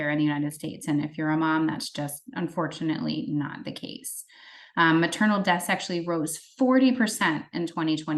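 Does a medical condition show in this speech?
No.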